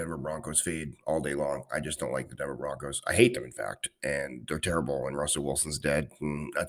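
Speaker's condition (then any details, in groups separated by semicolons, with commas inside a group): No condition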